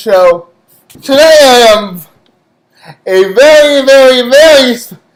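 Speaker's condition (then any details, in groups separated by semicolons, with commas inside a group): Cerebral palsy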